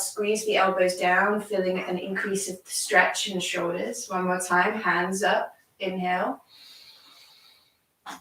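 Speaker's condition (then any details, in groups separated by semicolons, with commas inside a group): No condition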